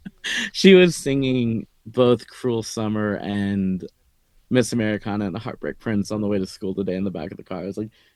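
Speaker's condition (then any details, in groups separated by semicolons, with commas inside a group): No condition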